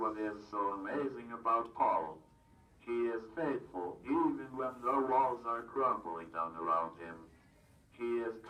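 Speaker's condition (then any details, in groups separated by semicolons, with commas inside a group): Cerebral palsy, athetoid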